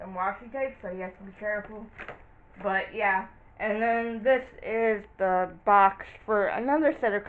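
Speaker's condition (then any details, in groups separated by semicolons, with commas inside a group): Cerebral palsy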